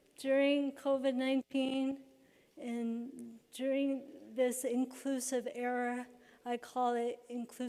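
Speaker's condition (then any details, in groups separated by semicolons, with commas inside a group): Cerebral palsy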